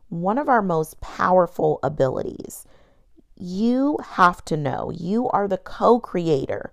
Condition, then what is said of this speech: No condition.